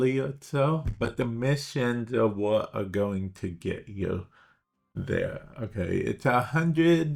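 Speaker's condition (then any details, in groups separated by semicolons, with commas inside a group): Cerebral palsy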